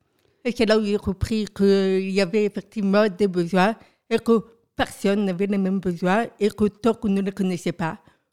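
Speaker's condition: Profound deafness from birth, profound, congenital

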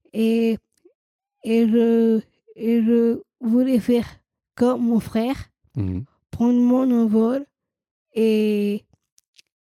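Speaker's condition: Down syndrome, trisomy 21

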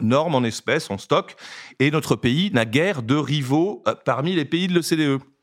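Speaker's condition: No condition

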